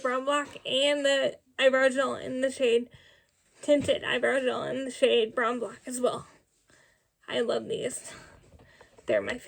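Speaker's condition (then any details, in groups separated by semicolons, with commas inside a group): Cerebral palsy, spastic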